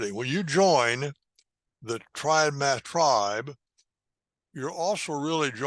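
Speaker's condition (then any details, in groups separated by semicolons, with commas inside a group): No condition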